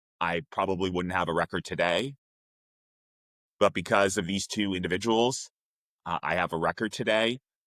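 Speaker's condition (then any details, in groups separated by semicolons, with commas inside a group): No condition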